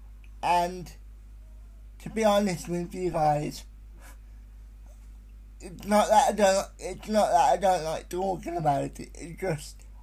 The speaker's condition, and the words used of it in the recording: Cerebral palsy. And sometimes, as you guys might have noticed by looking at the podcast, I do tend to stutter a lot.